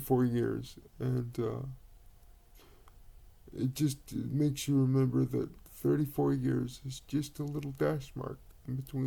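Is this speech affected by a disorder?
Yes: cerebral palsy; quadriplegic.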